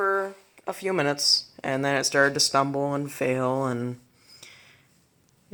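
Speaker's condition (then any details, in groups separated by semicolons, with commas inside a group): No condition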